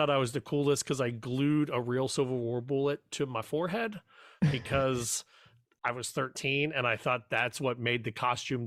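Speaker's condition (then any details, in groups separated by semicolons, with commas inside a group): No condition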